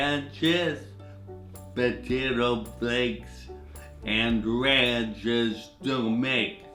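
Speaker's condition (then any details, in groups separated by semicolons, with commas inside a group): Traumatic brain injury (pontine cavernoma)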